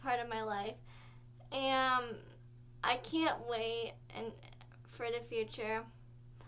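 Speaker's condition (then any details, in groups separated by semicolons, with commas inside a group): Cerebral palsy; spastic type, prenatal stroke, whole body, right side weakest; dystonia mostly arm and hand after surgery, botox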